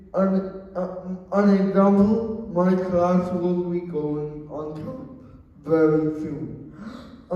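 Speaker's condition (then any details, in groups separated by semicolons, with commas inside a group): Cerebral palsy; wheelchair user; regular therapy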